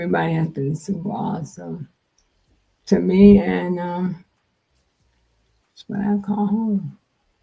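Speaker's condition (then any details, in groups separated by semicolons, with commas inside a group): Multiple sclerosis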